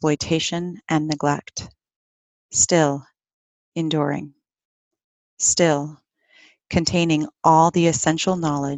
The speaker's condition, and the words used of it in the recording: None; typical speech.